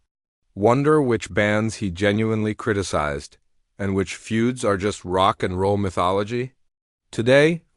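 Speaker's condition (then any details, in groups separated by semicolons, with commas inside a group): No condition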